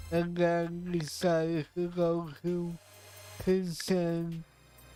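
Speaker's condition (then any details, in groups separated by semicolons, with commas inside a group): Cerebral palsy; affects voice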